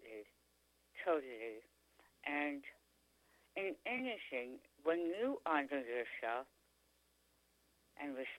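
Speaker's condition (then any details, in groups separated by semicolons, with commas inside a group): Tongue cancer; now speaks pretty clearly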